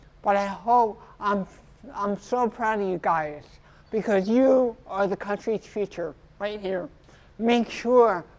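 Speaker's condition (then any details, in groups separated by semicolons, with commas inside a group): Cerebral palsy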